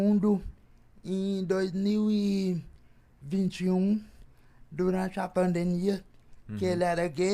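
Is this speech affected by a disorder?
Yes: cerebral palsy.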